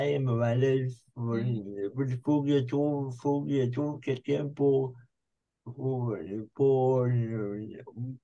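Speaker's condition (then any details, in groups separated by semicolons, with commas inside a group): Cerebral palsy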